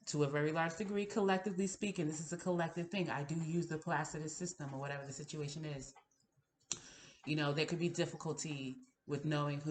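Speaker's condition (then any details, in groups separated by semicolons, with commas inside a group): No condition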